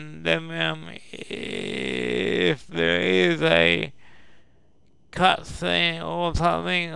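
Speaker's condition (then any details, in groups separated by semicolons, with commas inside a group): Cerebral palsy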